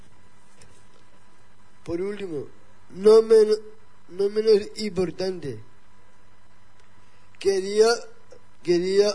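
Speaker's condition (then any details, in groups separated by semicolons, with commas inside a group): Down syndrome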